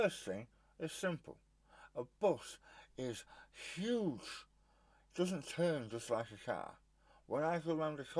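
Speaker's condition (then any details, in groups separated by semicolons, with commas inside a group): Stage 4 tongue cancer, hemiglossectomy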